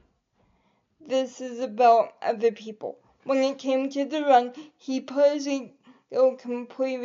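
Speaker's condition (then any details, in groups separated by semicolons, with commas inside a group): Cerebral palsy; able to articulate and speak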